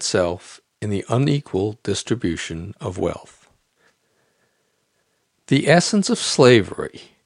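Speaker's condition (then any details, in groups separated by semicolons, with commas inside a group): No condition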